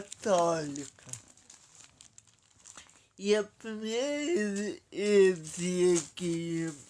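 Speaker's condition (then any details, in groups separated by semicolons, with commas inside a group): Paralysis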